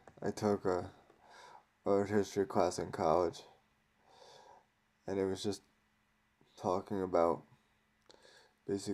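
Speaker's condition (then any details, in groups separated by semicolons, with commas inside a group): Cerebral palsy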